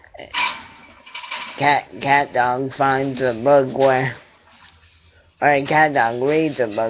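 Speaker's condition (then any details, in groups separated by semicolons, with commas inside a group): Cerebral palsy; attending therapy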